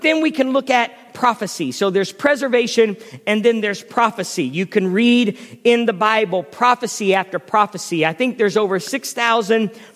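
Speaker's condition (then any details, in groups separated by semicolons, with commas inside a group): No condition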